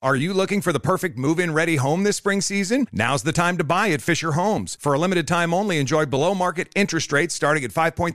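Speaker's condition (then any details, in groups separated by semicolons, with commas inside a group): No condition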